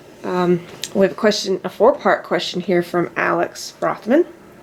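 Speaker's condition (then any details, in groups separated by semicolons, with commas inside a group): No condition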